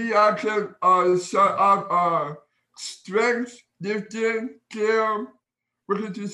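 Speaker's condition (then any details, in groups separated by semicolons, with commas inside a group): Down syndrome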